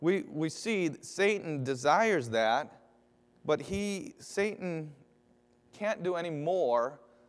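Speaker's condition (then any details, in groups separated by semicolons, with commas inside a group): No condition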